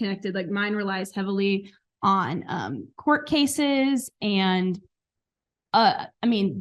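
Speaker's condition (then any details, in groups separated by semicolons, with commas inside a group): No condition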